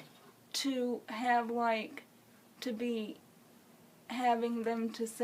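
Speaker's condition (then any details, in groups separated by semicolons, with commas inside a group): Cerebral palsy; congenital, uses wheelchair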